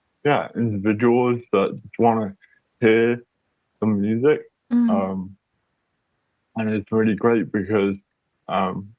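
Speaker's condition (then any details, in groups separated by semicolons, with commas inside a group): Cerebral palsy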